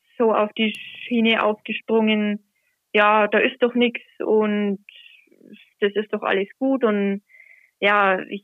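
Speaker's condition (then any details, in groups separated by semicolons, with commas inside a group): Stuttering; covert stuttering, noticed around age 10, hidden until age 21; no longer hiding stuttering, regularly reads gospel or epistle aloud as church lector; reading aloud not stutter-free, anticipates problem words, once hid by word switching and fillers, avoided t-words at school; prolonged sounds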